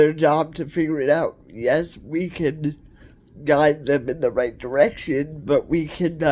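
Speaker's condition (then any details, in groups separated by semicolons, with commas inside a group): Cerebral palsy; cerebral palsy, wheelchair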